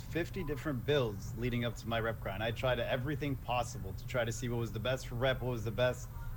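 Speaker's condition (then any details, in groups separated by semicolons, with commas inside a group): No condition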